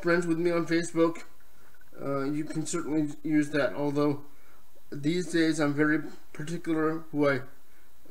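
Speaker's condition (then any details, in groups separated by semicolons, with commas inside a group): Cerebral palsy, spastic diplegia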